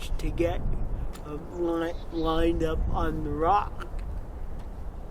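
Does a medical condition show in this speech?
Yes: cerebral palsy; from birth, wheelchair.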